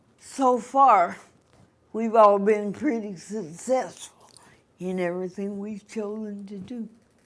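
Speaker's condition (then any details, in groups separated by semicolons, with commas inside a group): Cerebral palsy; cerebral palsy, from birth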